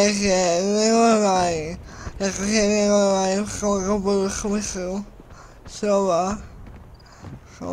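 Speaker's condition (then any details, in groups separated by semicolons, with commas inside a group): Cerebral palsy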